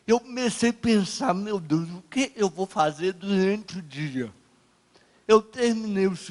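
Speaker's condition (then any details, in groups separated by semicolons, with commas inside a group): Cerebral palsy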